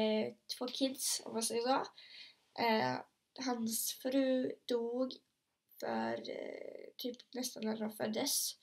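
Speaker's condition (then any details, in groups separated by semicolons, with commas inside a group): No condition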